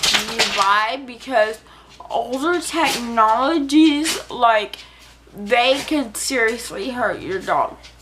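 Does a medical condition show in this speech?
Yes: cerebral palsy.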